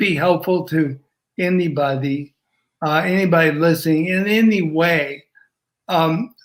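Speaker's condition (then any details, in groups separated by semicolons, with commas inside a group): ALS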